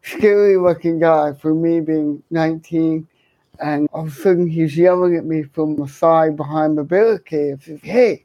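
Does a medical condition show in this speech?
Yes: cerebral palsy, hemiplegia.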